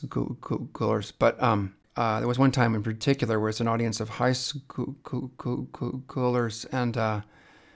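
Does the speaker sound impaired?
Yes: stuttering; speech therapy approach of advertising stuttering openly; stutters noticeably when co-presenting with wife Talia on stage, stutters deliberately as a joke; here repeated sounds.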